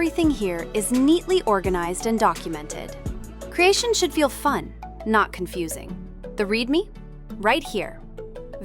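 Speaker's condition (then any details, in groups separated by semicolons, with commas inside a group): No condition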